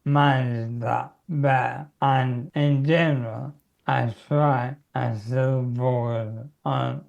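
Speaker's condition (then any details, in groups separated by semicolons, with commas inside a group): Motor neurone disease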